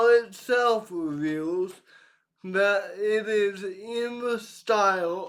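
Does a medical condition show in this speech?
Yes: cerebral palsy.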